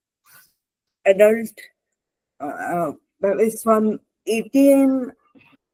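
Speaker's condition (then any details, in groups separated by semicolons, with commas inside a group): Cerebral palsy; spastic left hand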